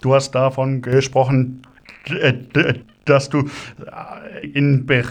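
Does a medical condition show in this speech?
Yes: stuttering; developmental, lifelong, possibly inherited, father stuttered, brother fluent, logopedic speech therapy, constant since second grade; says listeners may not yet have noticed stuttering; here blocks.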